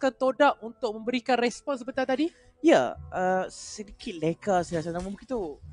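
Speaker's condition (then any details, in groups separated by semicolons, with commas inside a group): No condition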